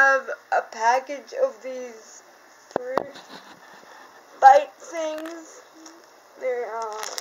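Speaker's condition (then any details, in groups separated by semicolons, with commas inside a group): Cerebral palsy, dystonic hemiplegia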